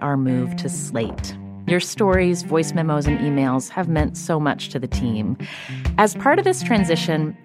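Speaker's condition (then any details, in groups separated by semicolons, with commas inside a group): No condition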